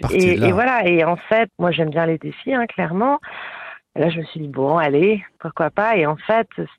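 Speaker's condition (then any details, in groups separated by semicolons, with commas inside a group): No condition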